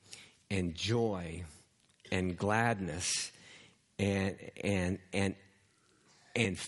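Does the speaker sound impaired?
Yes: stuttering; self-described stutterer; self-reported; here repeated words, prolonged sounds, blocks.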